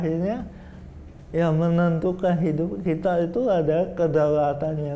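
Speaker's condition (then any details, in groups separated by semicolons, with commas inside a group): Cerebral palsy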